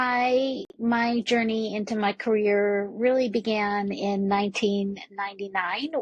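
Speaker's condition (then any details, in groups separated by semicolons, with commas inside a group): No condition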